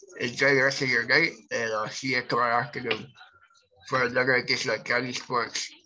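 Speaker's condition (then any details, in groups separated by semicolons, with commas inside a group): Cerebral palsy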